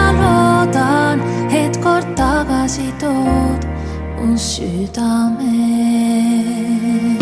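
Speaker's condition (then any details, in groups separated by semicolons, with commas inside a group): No condition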